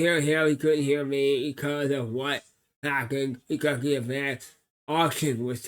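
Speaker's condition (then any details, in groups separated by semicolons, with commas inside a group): Cerebral palsy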